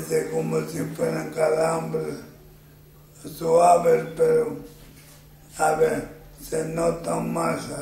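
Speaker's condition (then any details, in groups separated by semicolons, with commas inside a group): Amyotrophic lateral sclerosis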